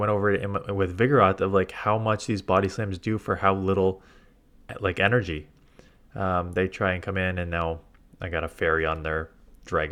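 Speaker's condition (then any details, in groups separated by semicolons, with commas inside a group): No condition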